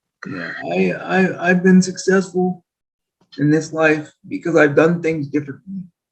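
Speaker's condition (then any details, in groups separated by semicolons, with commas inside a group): Quadriplegic cerebral palsy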